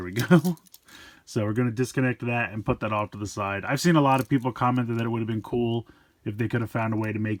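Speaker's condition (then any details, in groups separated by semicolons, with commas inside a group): No condition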